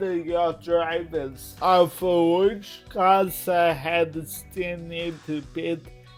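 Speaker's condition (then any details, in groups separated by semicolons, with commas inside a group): Cerebral palsy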